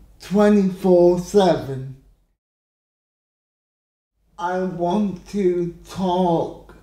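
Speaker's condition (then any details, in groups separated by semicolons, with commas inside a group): Cerebral palsy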